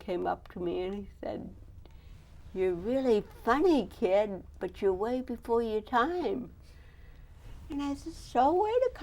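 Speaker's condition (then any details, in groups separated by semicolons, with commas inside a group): Cerebral palsy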